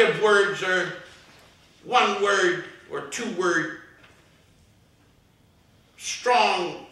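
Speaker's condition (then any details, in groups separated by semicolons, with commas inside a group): No condition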